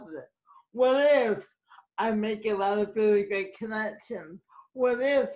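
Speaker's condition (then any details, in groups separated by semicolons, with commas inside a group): Cerebral palsy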